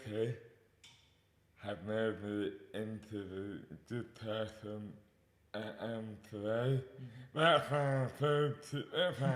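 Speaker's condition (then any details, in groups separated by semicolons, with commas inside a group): Dystonia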